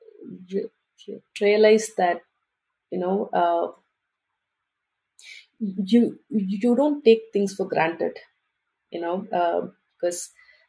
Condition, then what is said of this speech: Stuttering. But for me, I think it was, or it is the phonics that play a major part.